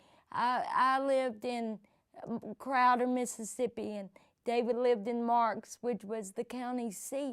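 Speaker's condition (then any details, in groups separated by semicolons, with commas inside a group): Cerebral palsy; present from birth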